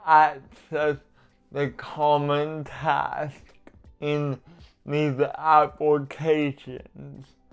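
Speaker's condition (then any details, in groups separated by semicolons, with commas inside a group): Cerebral palsy; uses adaptive equipment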